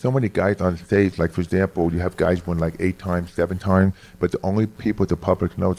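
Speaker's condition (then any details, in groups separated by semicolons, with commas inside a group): Hearing loss; about 75% hearing loss from close to birth; left ear surgery about 5 years ago, no hearing aid in left ear now, hears much better; severe speech impediment since childhood, very monotone speech, studied phonetics for inflection, improved over years, new york accent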